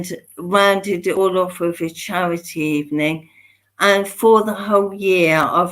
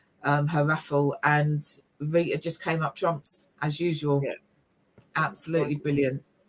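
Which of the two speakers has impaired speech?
The first: motor neurone disease; bulbar onset, mouth, speech and swallowing, feeding tube; slowly progressing, still mobile, very tired; voice most affected, no vocal power, swallowing and eating affected.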